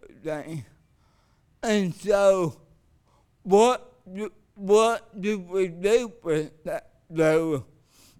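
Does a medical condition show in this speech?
Yes: cerebral palsy.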